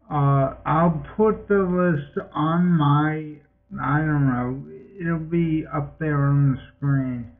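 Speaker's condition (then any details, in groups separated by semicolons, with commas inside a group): Multiple sclerosis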